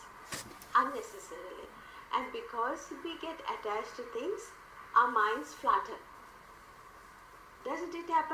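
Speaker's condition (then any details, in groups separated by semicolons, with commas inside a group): No condition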